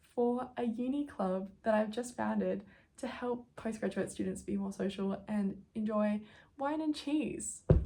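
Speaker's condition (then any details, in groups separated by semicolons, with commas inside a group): No condition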